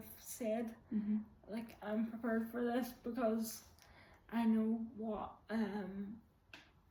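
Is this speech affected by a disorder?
Yes: quadriplegic cerebral palsy; quadriplegic, most severe type.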